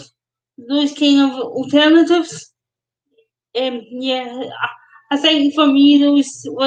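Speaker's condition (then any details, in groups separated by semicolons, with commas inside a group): Cerebral palsy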